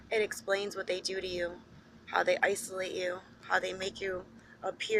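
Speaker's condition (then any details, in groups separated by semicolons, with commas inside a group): No condition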